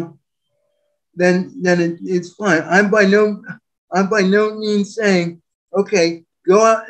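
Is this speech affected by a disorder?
Yes: spastic quadriplegic cerebral palsy.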